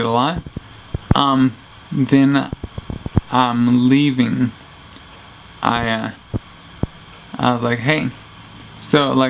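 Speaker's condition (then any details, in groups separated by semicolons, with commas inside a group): Traumatic brain injury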